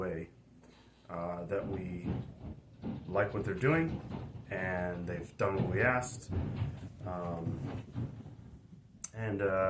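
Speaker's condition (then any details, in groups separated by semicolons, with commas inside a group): No condition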